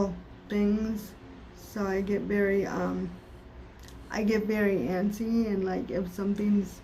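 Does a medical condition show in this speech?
Yes: cerebral palsy.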